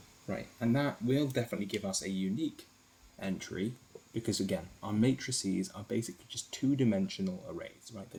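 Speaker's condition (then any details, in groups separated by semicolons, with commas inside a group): No condition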